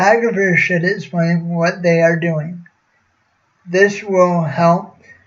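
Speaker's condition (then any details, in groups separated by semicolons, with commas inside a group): Cerebral palsy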